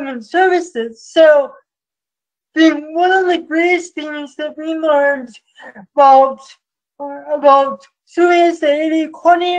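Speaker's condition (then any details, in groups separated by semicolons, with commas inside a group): Cerebral palsy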